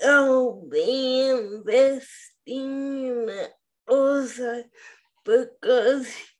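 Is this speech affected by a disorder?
Yes: spastic quadriplegic cerebral palsy; some tightness in all four limbs, wheelchair user; in 40s, accidental spasm, hit host during recording; CP accent, sultry disability accent, listeners may need to listen closely.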